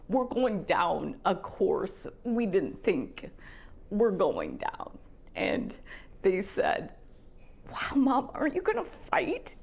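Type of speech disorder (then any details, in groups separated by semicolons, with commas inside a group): Bulbar dysarthria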